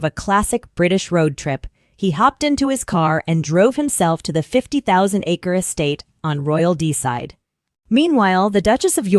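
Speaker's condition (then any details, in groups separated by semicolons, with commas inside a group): No condition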